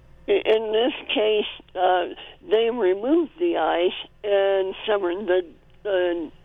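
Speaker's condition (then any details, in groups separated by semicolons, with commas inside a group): Cleft palate; congenital, present from birth; spoon feeding needed at one point in early childhood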